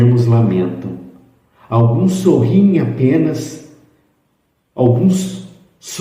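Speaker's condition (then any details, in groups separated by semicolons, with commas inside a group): No condition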